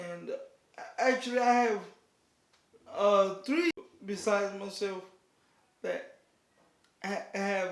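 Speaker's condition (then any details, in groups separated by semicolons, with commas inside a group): Cerebral palsy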